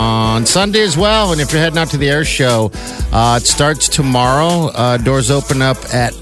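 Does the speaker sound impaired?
No.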